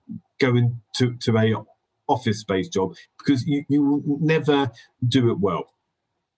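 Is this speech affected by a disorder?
Yes: stammer; possibly linked to hearing difficulties from illness in first 3 or 4 years, affecting language; here repeated sounds, repeated words.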